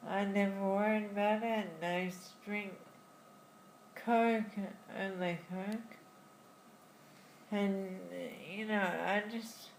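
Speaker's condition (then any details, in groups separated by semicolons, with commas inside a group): Friedreich's ataxia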